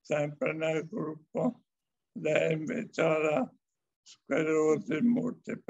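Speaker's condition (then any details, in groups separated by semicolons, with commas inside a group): Amyotrophic lateral sclerosis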